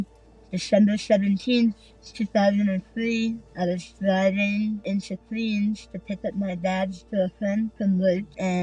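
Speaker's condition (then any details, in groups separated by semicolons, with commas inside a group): Tongue removal for cancer; no speech right after surgery, former tracheal breathing tube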